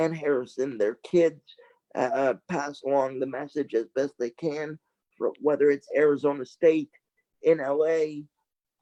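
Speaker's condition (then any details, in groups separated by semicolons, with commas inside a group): Cerebral palsy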